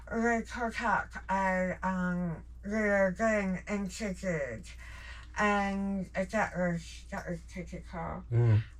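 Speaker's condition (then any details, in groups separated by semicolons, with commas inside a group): Jaw cancer surgery; tracheostomy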